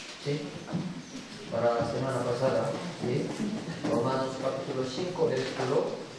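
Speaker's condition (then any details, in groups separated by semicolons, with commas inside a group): No condition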